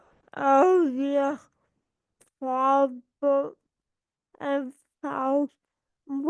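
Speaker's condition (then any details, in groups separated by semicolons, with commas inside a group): Cerebral palsy; from birth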